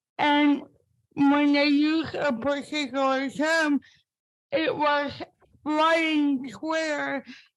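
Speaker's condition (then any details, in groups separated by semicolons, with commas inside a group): Spastic cerebral palsy; impaired speech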